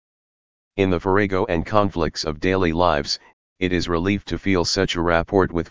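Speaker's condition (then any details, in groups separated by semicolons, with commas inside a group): No condition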